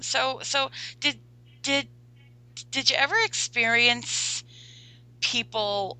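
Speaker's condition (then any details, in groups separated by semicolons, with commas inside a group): Stuttering; formerly covert, hid stuttering; open about stuttering, stopped hiding about 5 years ago; formerly avoided speaking situations, speechless at first self-help group meeting, said name and stutter by fourth or fifth; repeated words, blocks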